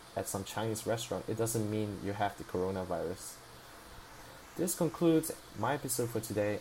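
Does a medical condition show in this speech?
No.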